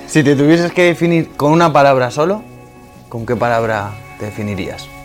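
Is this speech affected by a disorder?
No.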